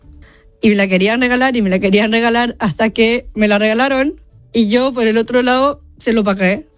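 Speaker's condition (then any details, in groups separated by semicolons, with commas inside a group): Down syndrome; present from birth, mother told of diagnosis before birth; 30 years old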